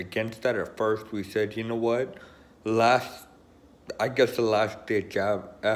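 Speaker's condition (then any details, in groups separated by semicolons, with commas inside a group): Friedreich's ataxia; electric wheelchair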